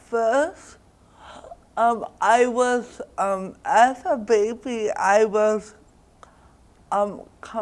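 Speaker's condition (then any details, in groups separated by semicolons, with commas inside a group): Cerebral palsy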